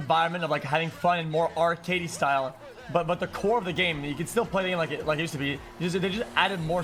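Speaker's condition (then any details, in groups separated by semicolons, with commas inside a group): No condition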